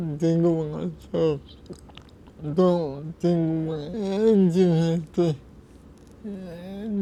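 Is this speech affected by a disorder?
Yes: cerebral palsy.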